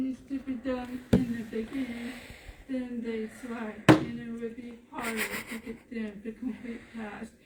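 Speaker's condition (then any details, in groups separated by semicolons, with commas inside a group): Cerebral palsy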